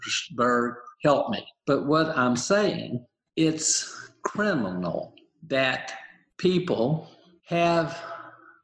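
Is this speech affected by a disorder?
Yes: aphasia, apraxia, dysarthria after stroke; initially mute, plans each sentence, interruption loses it, mistaken for drunk, carries aphasia card.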